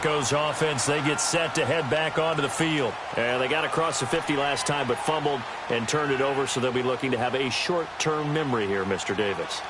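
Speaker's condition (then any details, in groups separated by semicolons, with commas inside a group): No condition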